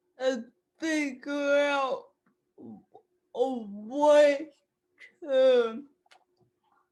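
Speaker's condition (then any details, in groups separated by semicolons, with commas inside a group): Cerebral palsy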